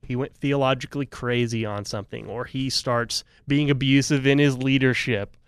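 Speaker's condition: No condition

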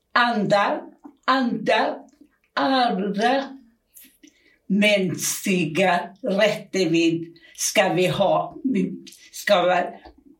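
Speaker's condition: Aphasia; knows words but cannot get them out, word-finding errors, garbled non-words, restarts, repetitions

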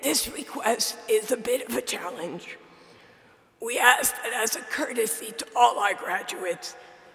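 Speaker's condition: Dysphonia; compromised vocal ability, self-described sultry voice, still able to speak

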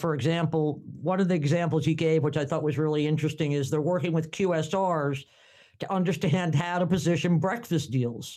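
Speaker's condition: No condition

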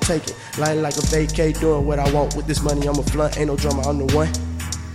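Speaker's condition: No condition

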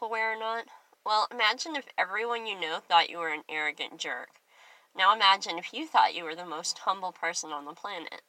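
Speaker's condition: Cleft lip and palate; clear speech

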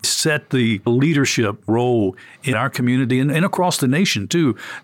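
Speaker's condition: No condition

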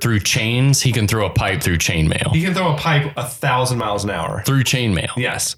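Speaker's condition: No condition

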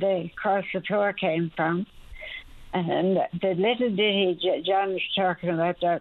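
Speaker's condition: Speech impediment after stroke, mild; stroke a couple of years ago; about two years post-stroke, doing okay, cannot read own diaries since stroke; some words may need clarifying, son Chess offers to clarify

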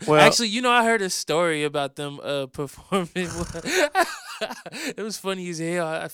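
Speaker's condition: No condition

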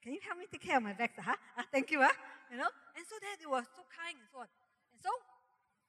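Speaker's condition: No condition

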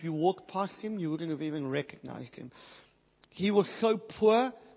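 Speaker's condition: Cleft palate, Pierre Robin syndrome

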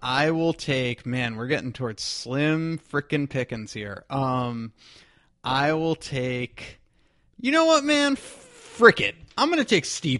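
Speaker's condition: No condition

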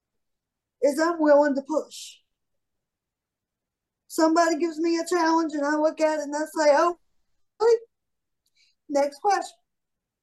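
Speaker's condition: Cerebral palsy; trains mace and clubs

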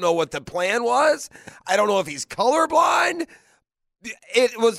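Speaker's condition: No condition

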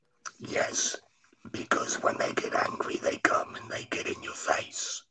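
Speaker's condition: Laryngectomy after cancer; speaks and street preaches without voice box

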